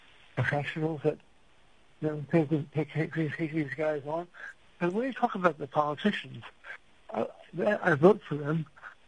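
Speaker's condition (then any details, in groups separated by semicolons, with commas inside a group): Parkinson's; voice affected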